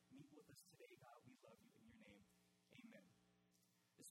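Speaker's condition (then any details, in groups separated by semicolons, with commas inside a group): No condition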